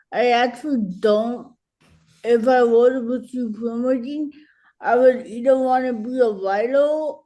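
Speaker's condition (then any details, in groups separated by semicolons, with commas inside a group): Cerebral palsy; speech harder to understand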